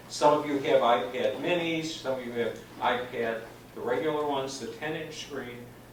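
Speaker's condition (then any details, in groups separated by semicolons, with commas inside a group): No condition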